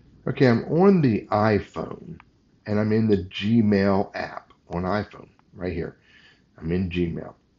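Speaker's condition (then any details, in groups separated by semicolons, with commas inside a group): No condition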